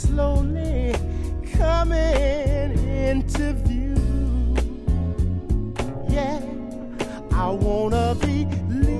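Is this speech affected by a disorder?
No.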